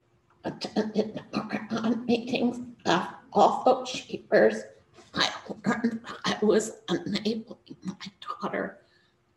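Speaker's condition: Spasmodic dysphonia; neurological, vocal cords function only in spasms; trouble speaking, unable to speak normally, voice produced in spasms

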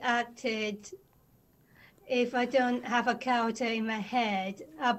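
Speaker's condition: Down syndrome; from birth; speech developed well, helped by childhood voice work and speech work combined with movement in drama

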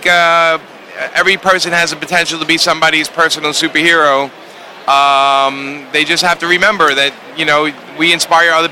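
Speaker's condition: No condition

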